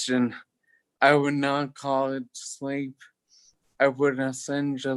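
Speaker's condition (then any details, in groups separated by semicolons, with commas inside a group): Toxic leukoencephalopathy, locked-in syndrome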